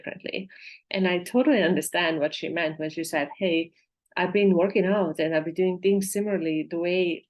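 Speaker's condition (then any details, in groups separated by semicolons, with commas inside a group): No condition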